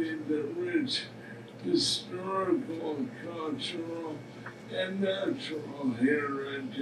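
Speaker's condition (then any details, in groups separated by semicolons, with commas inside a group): ALS; speech difficulty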